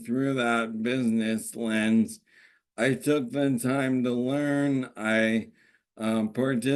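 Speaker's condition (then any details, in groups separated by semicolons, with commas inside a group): ALS; normal a year ago, no longer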